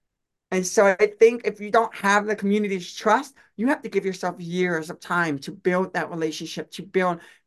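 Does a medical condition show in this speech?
Yes: deaf; uses own voice, difficulty pronouncing unfamiliar names.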